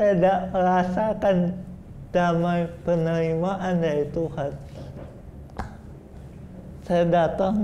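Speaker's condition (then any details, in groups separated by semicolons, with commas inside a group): Cerebral palsy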